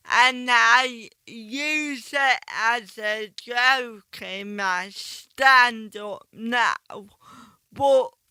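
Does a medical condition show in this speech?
Yes: ataxic cerebral palsy; slow speech rate.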